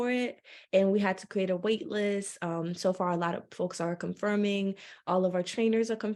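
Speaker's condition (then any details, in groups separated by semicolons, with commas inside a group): No condition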